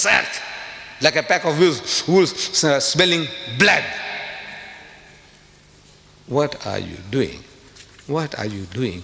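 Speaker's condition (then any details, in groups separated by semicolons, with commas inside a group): No condition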